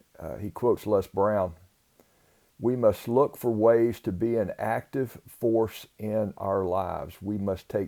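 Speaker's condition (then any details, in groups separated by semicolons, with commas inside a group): No condition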